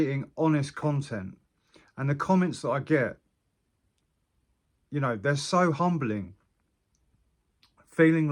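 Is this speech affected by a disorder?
No.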